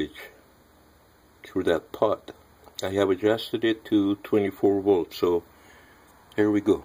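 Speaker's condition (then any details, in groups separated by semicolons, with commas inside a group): No condition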